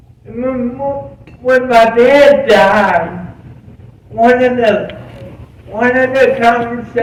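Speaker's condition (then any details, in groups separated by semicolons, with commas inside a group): Cerebral palsy; present from birth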